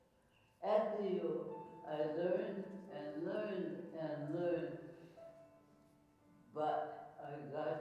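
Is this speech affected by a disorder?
Yes: ALS; speech and swallowing changes present.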